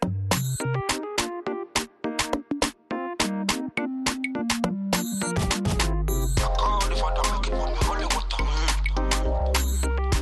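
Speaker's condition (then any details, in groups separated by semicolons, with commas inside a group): No condition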